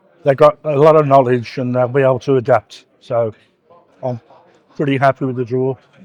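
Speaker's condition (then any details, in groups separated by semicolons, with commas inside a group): No condition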